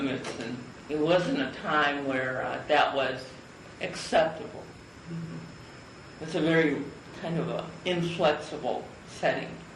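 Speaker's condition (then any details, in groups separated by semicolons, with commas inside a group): Cerebral palsy; from birth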